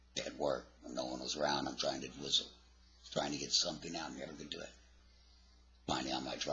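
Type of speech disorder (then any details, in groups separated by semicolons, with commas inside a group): Speech with a voice prosthesis; laryngectomy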